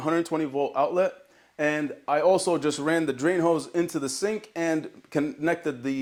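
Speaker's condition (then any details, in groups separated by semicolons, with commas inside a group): No condition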